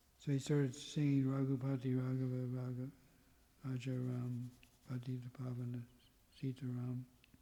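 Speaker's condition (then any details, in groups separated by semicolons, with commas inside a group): Parkinson's; tremor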